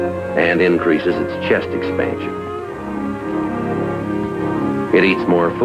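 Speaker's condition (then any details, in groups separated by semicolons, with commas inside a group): No condition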